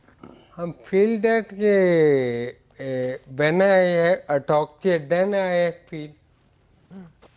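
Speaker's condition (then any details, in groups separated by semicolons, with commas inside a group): Ataxia; difficulty walking and speaking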